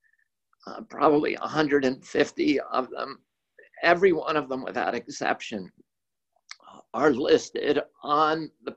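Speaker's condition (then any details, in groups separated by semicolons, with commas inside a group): Spasmodic dysphonia; not due to flu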